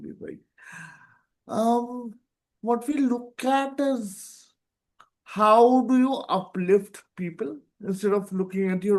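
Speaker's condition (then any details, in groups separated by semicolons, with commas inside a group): Cerebral palsy; present from birth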